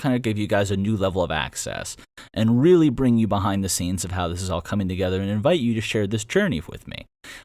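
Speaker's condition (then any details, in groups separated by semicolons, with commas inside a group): No condition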